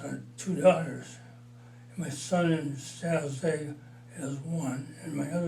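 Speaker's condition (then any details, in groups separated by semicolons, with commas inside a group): Parkinson's disease, mild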